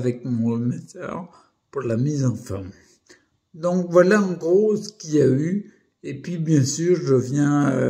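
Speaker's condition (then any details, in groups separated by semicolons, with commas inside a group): Primary progressive multiple sclerosis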